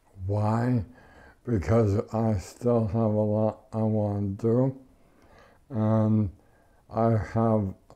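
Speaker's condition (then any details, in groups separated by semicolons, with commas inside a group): ALS; mucus once blocked airway, could not breathe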